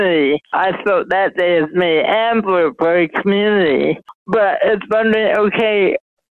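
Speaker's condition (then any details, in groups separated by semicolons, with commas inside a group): Mild cerebral palsy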